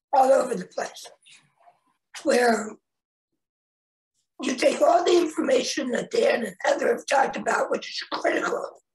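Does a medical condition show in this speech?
Yes: laryngectomy; laryngectomy for head and neck cancer, then radiation; no speech 90 days post-surgery, swallowing issues after surgery.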